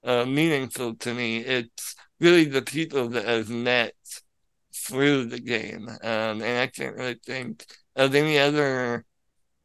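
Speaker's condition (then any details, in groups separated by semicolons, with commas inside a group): Spinal muscular atrophy; wheelchair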